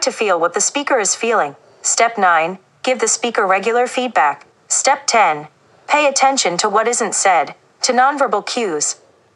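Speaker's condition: No condition

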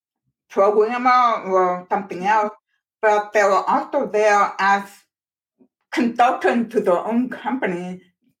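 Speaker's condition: Profoundly deaf, born profoundly deaf; speaks rather than signs, cannot hear to talk on phone, uses texting instead

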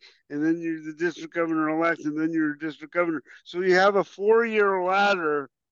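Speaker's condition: Cerebral palsy; some 40 years ago

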